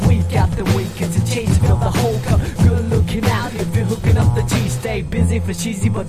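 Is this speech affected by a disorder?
No.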